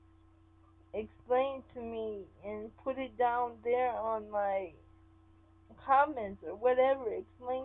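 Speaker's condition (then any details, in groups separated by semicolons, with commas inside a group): Cerebral palsy; sometimes affected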